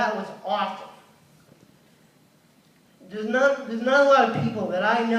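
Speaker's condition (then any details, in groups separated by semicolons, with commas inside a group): Cerebral palsy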